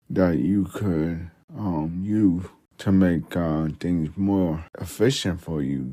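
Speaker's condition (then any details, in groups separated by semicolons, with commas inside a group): Multiple sclerosis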